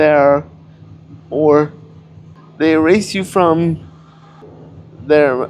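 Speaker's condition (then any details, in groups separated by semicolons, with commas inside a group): Cerebral palsy; cannot walk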